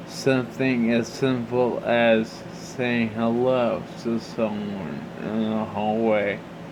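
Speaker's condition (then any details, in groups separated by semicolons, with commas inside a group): Brain injury (brain shearing)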